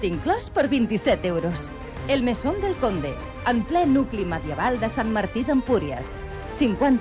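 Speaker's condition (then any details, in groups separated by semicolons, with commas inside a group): No condition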